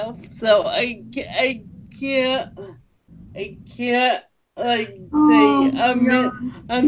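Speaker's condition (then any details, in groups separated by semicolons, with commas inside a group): Cerebral palsy; able to speak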